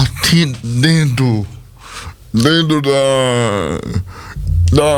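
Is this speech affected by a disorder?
Yes: cerebral palsy; speech not normal.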